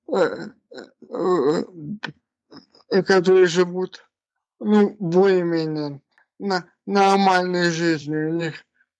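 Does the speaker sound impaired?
Yes: cerebral palsy.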